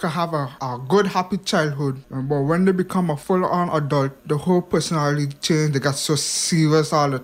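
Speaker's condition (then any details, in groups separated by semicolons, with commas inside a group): Hearing impairment; speech impediment overcome through much speech practice and focused listening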